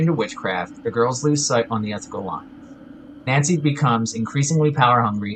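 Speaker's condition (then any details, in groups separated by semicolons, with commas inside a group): No condition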